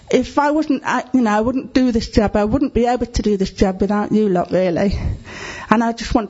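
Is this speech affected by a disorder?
Yes: deafness; relies on lip reading, needs to see speaker's face.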